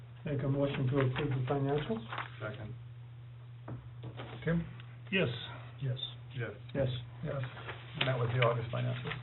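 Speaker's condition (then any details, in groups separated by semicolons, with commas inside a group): No condition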